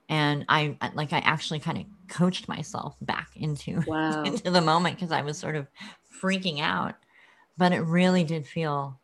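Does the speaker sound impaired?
Yes: cleft lip and palate.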